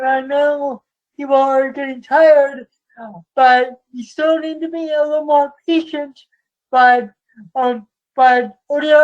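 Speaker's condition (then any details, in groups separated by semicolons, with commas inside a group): Cerebral palsy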